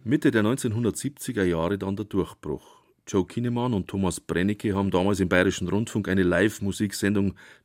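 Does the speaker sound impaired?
No.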